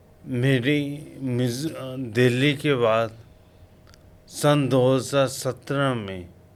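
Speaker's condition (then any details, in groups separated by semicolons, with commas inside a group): Coma after road accident; road accident, brain injury after coma; about ten years since accident; slightly slurred, slow speech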